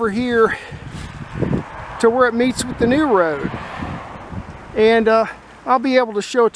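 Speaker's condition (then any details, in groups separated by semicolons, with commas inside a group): No condition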